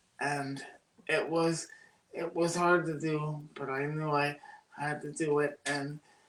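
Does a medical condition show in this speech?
Yes: cerebral palsy; birth oxygen deprivation.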